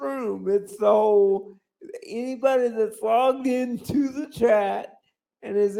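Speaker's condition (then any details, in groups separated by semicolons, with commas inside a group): Cerebral palsy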